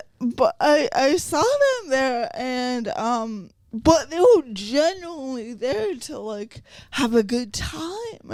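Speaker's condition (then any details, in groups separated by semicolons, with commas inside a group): Cerebral palsy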